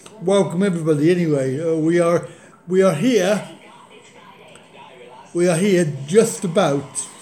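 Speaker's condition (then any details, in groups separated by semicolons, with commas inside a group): Cerebral palsy; back surgery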